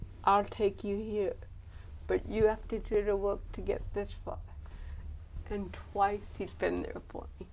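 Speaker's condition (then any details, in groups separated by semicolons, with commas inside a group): Cerebral palsy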